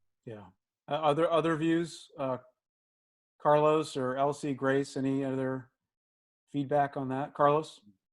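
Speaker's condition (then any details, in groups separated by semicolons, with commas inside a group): No condition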